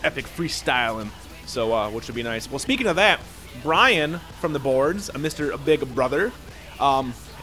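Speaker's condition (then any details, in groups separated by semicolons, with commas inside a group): No condition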